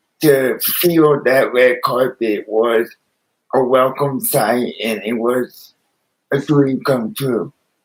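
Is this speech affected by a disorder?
Yes: cerebral palsy with spastic quadriplegia.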